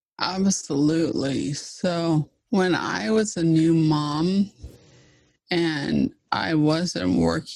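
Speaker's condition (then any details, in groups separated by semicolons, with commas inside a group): ALS (Lou Gehrig's disease); voice wonky, full voice earlier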